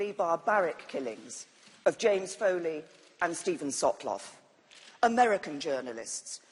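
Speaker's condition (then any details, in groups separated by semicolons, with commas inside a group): No condition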